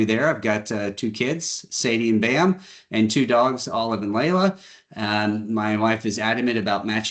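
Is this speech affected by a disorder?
No.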